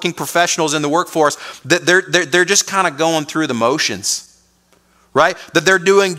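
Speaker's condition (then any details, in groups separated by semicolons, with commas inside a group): No condition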